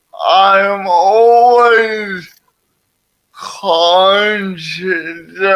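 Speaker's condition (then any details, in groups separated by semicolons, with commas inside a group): Cerebral palsy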